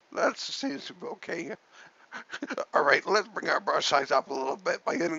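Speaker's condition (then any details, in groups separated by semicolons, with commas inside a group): Cerebellar ataxia from brain tumour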